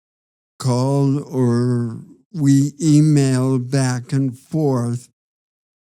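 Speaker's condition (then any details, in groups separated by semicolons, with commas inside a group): Parkinson's disease; onset age 67, slow then progressing recently, yawning, sleepiness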